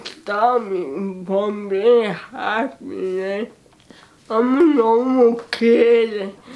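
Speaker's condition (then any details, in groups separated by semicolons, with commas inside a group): Cerebral palsy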